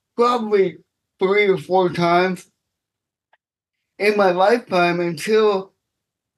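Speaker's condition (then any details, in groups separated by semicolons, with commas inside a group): Cerebral palsy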